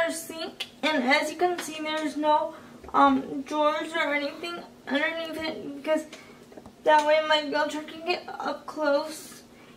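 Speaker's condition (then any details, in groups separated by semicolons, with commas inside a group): Cerebral palsy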